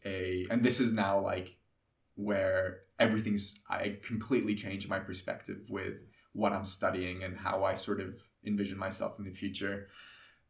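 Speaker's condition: No condition

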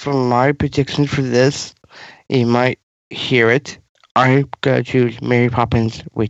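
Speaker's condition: Down syndrome

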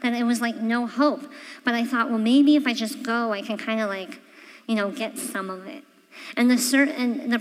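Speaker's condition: Cleft palate; congenital

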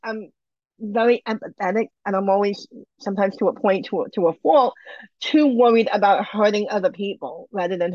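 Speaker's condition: Bilateral cleft lip and palate; congenital, about 20 surgeries from 3 months to mid-20s, two upper jaw bone grafts, skin grafts, plastic surgery; surgeries finished since mid-20s, has dental implants; surgeries needed to function normally with eating, speaking, drinking

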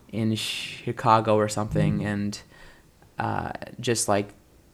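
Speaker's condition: Stuttering; no longer uses fluency techniques, stutters openly including in acting; fluent when singing, formerly word switching and circumlocution, hiding caused tension and struggle; prolonged sounds

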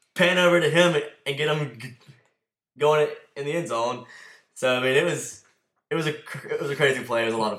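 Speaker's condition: Stutter; repeated sounds, repeated words

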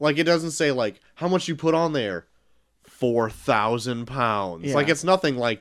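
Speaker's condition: No condition

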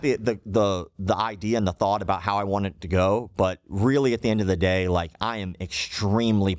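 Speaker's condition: Cleft lip and palate

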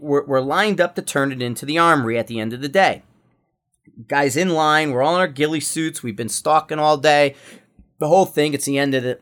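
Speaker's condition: No condition

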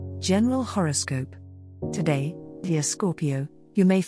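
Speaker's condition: No condition

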